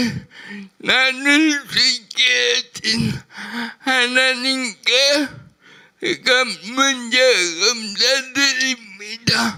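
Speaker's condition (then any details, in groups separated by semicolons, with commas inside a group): Brain lesion disability grade 1, severe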